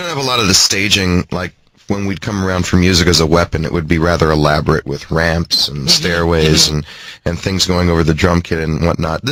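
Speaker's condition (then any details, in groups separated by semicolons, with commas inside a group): No condition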